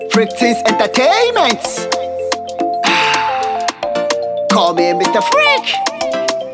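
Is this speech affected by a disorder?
No.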